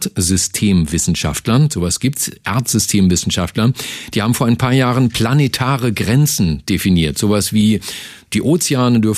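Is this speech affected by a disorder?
No.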